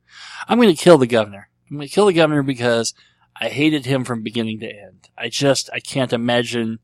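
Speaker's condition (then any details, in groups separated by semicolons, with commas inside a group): Cleft lip and palate; cleft lip and palate since birth, treated as a baby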